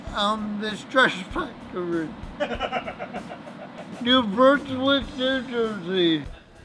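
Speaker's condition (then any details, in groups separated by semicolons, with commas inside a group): Cerebral palsy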